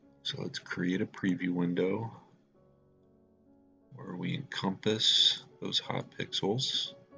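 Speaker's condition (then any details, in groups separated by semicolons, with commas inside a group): No condition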